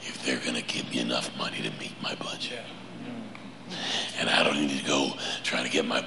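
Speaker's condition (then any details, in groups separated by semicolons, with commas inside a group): Laryngeal cancer; vocal cord cancer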